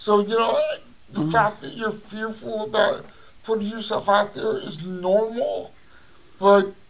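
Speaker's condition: Cerebral palsy; voice audibly affected

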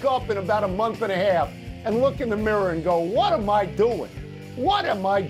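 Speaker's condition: No condition

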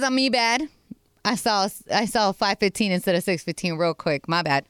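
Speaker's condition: No condition

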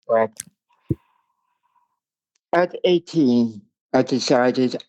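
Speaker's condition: Cerebral palsy; wheelchair user since age 28

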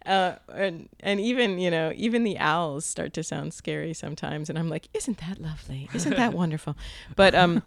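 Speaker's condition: No condition

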